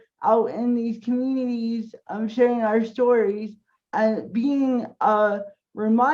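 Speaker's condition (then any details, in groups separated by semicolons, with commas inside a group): Cerebral palsy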